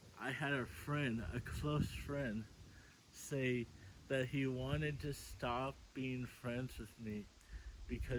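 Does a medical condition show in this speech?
Yes: cerebral palsy; since birth, affects balance, hand coordination; mild, not apparent to most.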